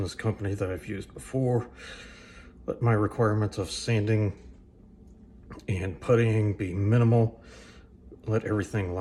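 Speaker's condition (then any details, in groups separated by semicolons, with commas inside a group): No condition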